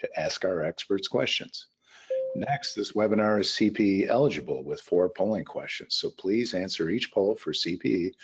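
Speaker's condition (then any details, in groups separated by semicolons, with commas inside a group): No condition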